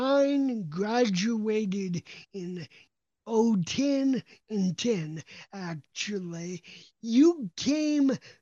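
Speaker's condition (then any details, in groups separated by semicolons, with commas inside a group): Cerebral palsy; otherwise gets around basically fine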